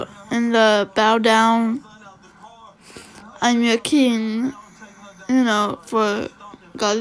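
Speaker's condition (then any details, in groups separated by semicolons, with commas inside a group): Cerebral palsy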